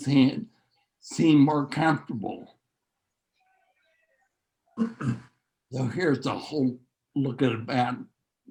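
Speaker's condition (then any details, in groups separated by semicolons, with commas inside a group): Neurological disease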